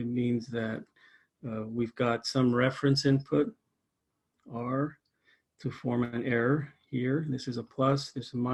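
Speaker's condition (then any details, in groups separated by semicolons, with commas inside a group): No condition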